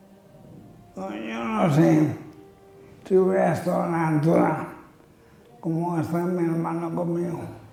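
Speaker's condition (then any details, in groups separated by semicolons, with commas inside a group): Amyotrophic lateral sclerosis (ela)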